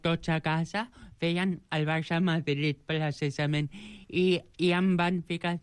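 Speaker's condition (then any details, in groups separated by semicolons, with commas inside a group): Joubert syndrome; present from birth; age 29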